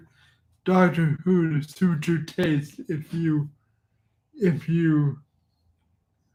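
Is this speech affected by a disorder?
Yes: cerebral palsy; from birth, cannot type.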